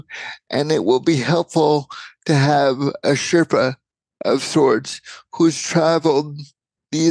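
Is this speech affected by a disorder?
Yes: cerebral palsy.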